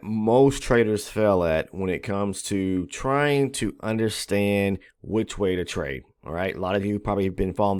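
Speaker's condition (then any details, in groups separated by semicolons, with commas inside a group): No condition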